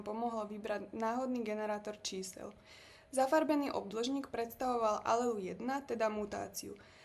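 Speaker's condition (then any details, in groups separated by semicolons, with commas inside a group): No condition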